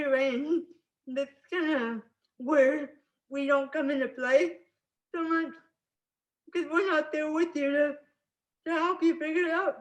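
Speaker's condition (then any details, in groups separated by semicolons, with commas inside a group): Spastic cerebral palsy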